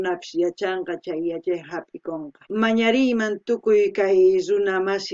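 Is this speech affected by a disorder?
No.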